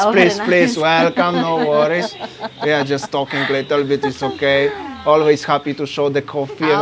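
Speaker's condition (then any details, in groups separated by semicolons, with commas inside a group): No condition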